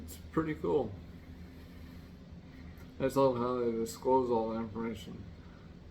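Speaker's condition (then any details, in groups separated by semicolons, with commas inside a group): Traumatic brain injury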